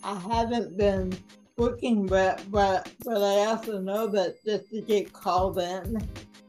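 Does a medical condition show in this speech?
Yes: cerebral palsy; no breathing at birth for 45 minutes, diagnosed at age 2, mildly affects speaking and gait; mild speech impediment, sometimes hard to understand, mistaken for intoxicated, conscientious about clear diction.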